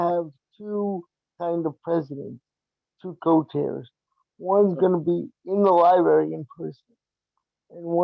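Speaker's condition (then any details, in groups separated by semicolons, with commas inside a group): Cerebral palsy; neurological condition, cannot walk outside therapy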